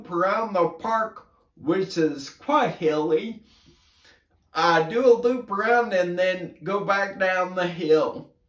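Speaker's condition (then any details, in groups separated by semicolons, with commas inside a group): Brain injury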